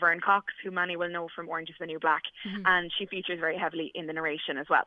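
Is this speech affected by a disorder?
No.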